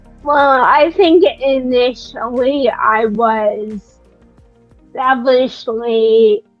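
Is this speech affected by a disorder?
Yes: Friedreich's ataxia; speech affected.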